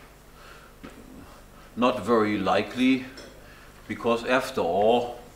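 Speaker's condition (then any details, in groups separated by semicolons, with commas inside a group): No condition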